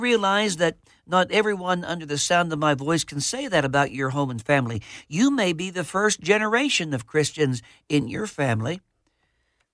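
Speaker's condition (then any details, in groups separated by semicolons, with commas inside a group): No condition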